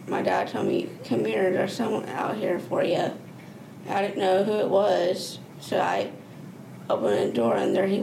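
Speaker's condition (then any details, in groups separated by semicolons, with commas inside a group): Down syndrome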